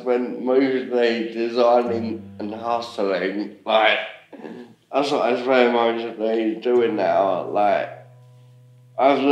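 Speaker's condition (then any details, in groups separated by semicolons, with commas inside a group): Ataxia; degenerative, cerebellar, affects speech and walking; signs began about 2 to 2.5 years ago; slurred speech, swallowing affected, chokes on saliva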